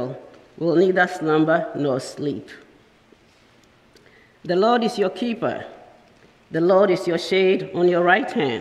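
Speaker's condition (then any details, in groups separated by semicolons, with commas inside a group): No condition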